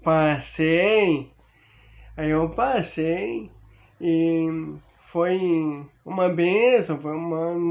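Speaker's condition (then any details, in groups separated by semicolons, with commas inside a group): Amyotrophic lateral sclerosis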